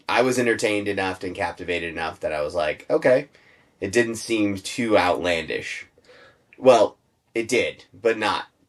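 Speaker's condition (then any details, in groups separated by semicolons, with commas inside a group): No condition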